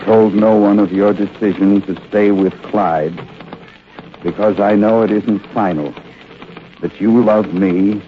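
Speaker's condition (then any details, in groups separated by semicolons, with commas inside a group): No condition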